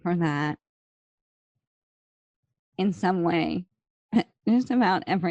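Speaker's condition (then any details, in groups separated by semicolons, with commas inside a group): ALS; slow progressing form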